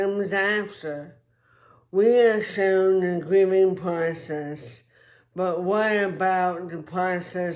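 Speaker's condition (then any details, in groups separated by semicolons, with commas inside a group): Traumatic brain injury; speech impairment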